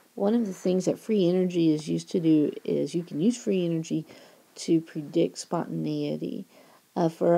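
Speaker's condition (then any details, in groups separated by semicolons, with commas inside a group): No condition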